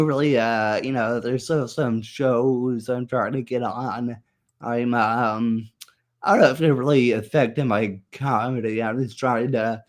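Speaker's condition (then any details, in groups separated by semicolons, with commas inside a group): Muscular dystrophy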